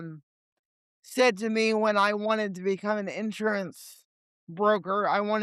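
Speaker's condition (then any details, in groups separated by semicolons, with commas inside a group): Cerebral palsy; from birth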